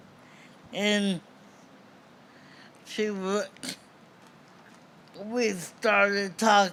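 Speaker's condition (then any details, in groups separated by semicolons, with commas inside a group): Cerebral palsy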